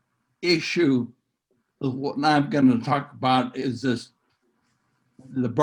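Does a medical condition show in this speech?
Yes: neurological disease.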